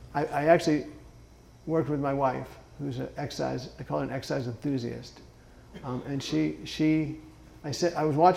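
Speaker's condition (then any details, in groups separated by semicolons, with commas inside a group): Parkinson's disease; left foot dystonia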